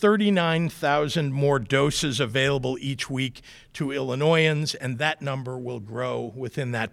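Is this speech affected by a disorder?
No.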